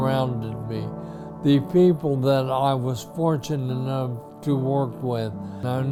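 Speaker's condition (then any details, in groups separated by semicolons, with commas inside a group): ALS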